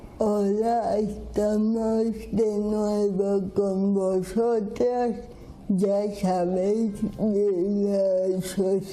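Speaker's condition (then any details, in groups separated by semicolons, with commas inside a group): Cerebral palsy; speaks with difficulty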